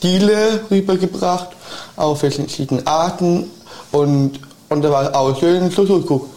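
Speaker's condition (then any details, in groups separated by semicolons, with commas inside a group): Down syndrome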